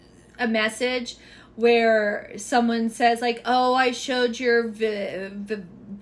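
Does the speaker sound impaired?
Yes: stuttering; stutter since about third grade, brain-based, joined stuttering project of michael sugarman, later national stuttering association; stuttering heavily at time of recording, not last week; stutter varies week to week, little control over fluency; here repeated sounds.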